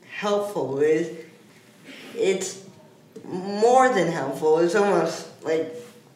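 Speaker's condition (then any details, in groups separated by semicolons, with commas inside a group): Cerebral palsy; age 12, almost 13, uses wheelchair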